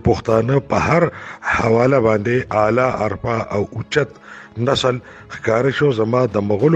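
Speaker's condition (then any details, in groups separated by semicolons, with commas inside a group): No condition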